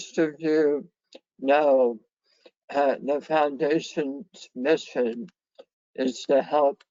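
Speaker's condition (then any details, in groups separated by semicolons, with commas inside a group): Head and neck cancer surgery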